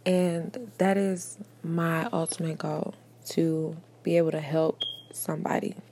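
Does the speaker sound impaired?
No.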